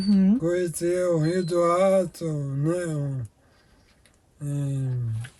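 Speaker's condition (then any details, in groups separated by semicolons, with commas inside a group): Amyotrophic lateral sclerosis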